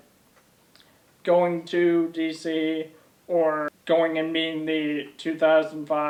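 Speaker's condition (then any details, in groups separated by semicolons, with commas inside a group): ALS; onset in legs, then arms, then core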